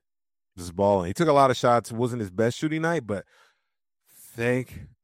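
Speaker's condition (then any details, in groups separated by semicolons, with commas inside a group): No condition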